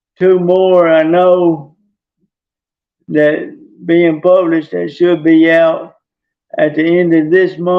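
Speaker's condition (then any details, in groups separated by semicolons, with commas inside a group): Traumatic brain injury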